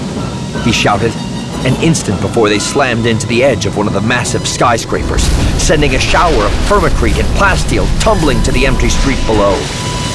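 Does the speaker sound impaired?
No.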